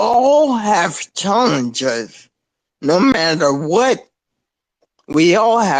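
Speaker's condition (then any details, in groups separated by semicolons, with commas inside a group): Spinocerebellar ataxia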